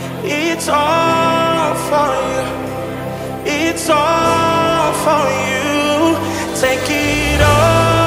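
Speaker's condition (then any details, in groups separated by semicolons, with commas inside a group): No condition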